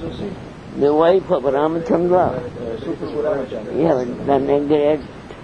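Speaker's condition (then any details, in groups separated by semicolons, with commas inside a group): Deafness; questions from listeners not taken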